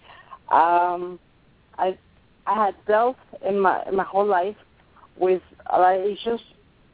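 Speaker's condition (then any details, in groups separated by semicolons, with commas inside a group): Cerebral palsy; from birth, affects movement, about 53 years since onset; talking as loud as able, voice hard to hear, asked to speak louder; quiet voice, limited loudness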